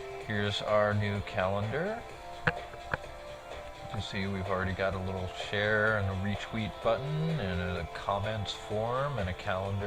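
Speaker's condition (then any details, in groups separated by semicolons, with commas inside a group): No condition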